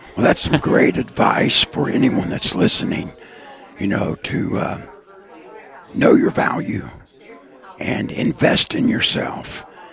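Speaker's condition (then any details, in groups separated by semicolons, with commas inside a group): Partial laryngectomy for throat cancer; half of voice box removed in last surgery, multiple surgeries, sick for 3 years; throat cancer survivor, cancer beaten; only half a voice, hard to hear in loud environments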